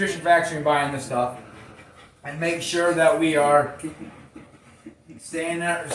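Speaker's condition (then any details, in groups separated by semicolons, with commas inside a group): No condition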